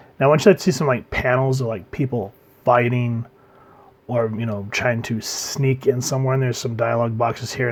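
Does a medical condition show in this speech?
No.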